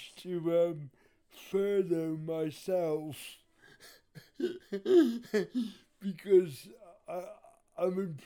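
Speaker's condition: Cerebral palsy; wheelchair user

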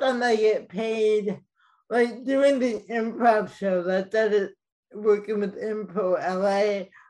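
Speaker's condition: Cerebral palsy, mild; speech mildly affected

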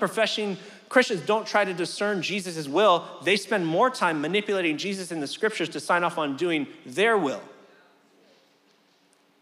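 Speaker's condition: No condition

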